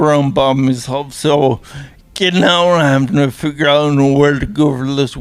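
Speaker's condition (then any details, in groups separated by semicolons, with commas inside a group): Traumatic brain injury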